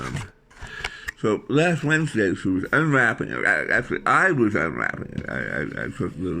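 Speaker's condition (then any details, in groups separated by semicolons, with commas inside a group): Tongue cancer surgery, tongue graft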